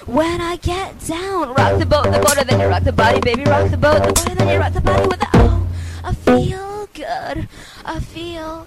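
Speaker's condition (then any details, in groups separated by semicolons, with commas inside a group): No condition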